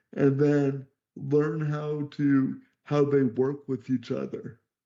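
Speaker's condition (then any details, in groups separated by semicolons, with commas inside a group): Cerebral palsy; present from birth, wheelchair user; could not talk until age 12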